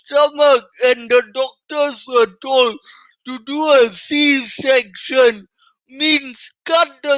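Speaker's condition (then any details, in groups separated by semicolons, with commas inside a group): Cerebral palsy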